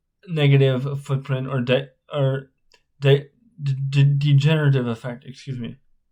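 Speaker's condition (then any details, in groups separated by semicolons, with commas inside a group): Spastic cerebral palsy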